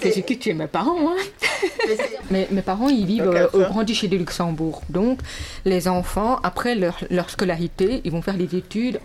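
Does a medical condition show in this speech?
Yes: deafness with cochlear implant, acquired progressive hearing loss; profound deafness, not from birth, hearing aid before, gradual then complete hearing loss; hears everything with cochlear implant; mother pushed oral speech, parents refused sign language, ordinary school, implant enables complete sentences.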